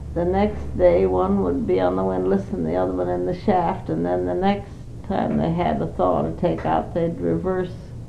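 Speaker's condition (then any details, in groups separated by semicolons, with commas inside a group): Parkinson's; not very able to do much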